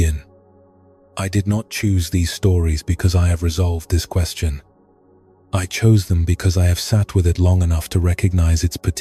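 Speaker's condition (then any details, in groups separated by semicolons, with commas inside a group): No condition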